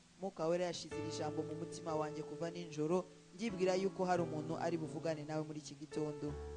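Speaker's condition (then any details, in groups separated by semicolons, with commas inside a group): No condition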